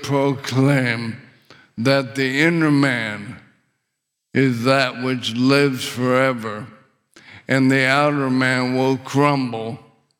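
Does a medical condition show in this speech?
Yes: ALS; very little physical function, paralysis expected within a year or two, later breathing muscle failure expected.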